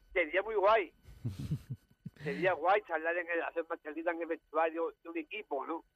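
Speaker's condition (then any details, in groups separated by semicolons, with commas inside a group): Down syndrome; genetic, extra chromosome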